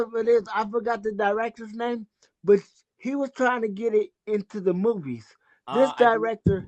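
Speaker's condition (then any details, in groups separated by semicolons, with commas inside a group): Cerebral palsy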